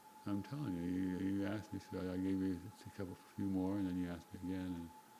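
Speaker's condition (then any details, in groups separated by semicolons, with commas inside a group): Parkinson's disease; very quiet speech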